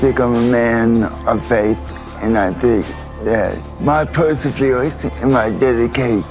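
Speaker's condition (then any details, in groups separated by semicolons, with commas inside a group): Cerebral palsy; spastic quadriplegic, spasticity all four limbs including right hand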